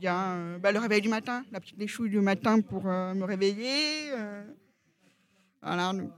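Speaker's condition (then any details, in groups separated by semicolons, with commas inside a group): Profound congenital deafness, profound, from birth; speech heard by others as foreign accent, difficulty with foreign languages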